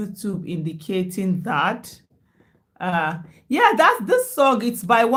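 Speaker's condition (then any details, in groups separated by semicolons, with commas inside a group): No condition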